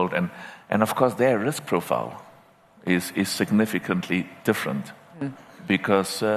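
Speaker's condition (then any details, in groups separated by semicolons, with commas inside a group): No condition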